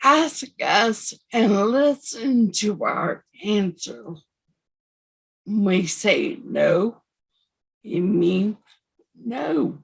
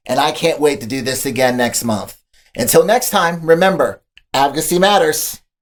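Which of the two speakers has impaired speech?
The first: severe anoxic brain injury; severe, wheelchair; early unable to speak, tracheostomy, sometimes types to communicate.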